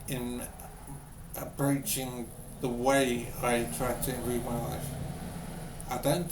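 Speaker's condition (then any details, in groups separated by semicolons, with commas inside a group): Brain injury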